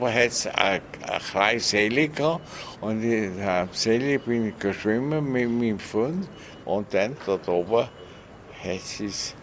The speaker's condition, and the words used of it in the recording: Stroke. Sie sind jetzt verloren gegangen durch den Schlaganfall, den ich hatte.